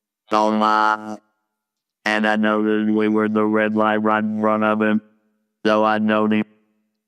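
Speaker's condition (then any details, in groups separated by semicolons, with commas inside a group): Laryngectomy, total laryngectomy with electrolarynx; voice box removed for laryngeal cancer from smoking cigarettes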